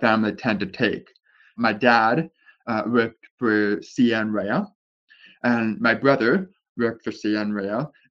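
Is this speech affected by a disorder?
Yes: deafness with speech impediment; born deaf, years of speech therapy, English not familiar, cannot really hear voices in interviews; some words difficult to say, must adjust tongue to speak properly.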